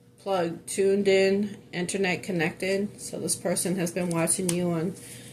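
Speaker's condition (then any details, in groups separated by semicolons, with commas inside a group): No condition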